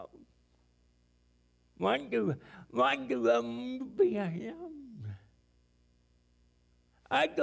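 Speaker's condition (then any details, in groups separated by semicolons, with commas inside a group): Cerebral palsy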